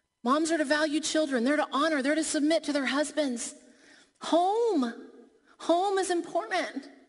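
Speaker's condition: No condition

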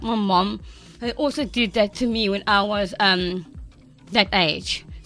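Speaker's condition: Down syndrome; since birth; adult

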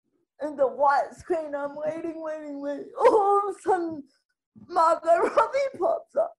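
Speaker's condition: Spastic quadriplegic cerebral palsy

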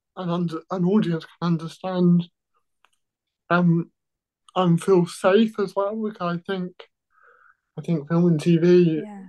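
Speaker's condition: Cerebral palsy

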